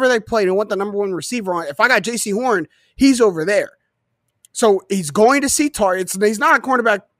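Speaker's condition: No condition

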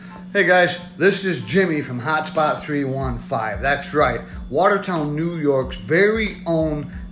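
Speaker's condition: No condition

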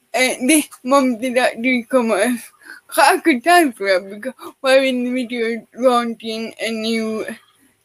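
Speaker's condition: Cerebral palsy; part-time wheelchair user; speech affected by cerebral palsy

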